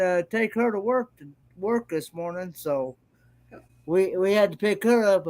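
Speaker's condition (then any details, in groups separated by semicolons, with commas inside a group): Cerebral palsy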